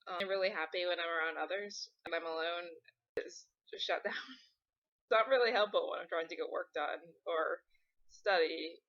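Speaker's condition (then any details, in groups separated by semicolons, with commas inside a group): No condition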